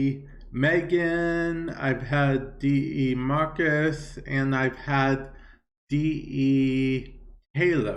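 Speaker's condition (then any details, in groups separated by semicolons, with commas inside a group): Cerebral palsy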